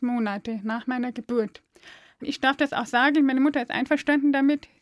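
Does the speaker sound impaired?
Yes: deafness; speaks very clearly, spoken language learned via early intervention, mother, Aachen deaf kindergarten, balloons.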